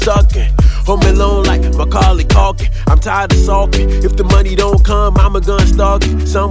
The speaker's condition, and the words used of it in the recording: No condition.